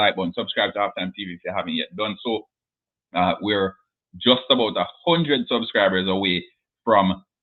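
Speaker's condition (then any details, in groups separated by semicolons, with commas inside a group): No condition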